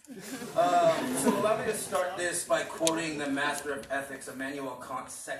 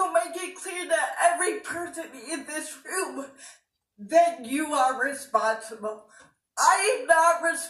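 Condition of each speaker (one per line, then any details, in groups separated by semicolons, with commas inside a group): No condition
Cerebral palsy; slow speech, speech difficulties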